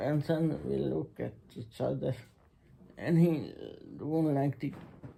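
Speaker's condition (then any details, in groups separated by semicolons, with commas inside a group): Muscular Parkinson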